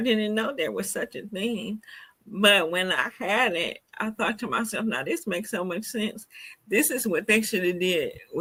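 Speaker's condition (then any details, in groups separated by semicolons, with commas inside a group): Cerebral palsy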